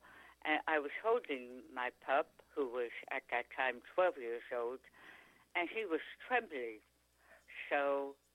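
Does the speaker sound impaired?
Yes: tongue cancer; could not speak, swallow or eat after surgery, feeding tube, now speaks pretty clearly.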